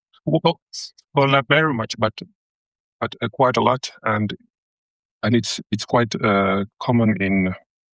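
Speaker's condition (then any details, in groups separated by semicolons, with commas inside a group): Stutter; stutter since toddler startled by big leashed dog, fluent in two languages before, childhood speech therapy; early 40s, about 40 years since onset, not the most severe but constantly on mind; fluctuates quite a lot, jaw moves when struggling to utter words, mistaken for drug use; repeated words, prolonged sounds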